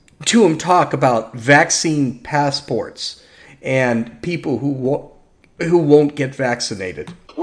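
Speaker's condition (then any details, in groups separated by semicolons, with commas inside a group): No condition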